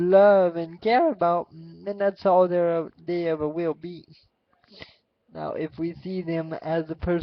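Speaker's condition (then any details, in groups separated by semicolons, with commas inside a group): Cerebral palsy, quadriplegic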